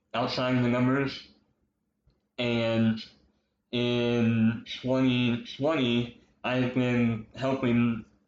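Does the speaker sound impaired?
Yes: cleft lip and palate, popliteal pterygium syndrome; speech impediment from cleft lip and palate.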